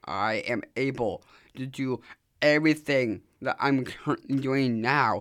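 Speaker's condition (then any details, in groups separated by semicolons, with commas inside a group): Down syndrome; does public speaking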